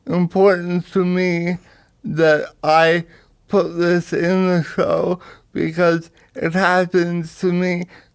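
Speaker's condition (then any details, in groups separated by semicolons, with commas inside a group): Cerebral palsy; power wheelchair user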